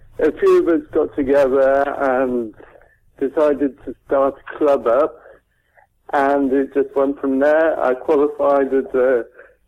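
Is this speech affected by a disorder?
Yes: cerebral palsy; present from birth, caused by doctors' negligence at delivery, dead for 26 minutes at birth.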